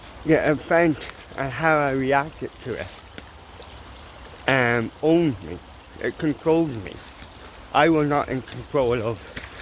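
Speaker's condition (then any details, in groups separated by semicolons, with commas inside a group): Cerebral palsy; mild, ataxic type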